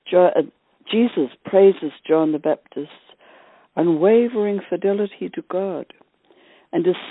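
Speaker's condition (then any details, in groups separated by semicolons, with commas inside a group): No condition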